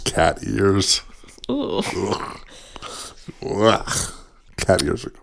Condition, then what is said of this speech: No condition.